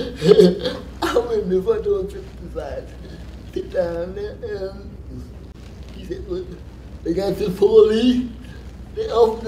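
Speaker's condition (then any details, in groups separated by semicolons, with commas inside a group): Cerebral palsy; from birth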